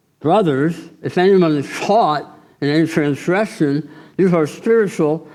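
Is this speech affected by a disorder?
Yes: tongue cancer surgery.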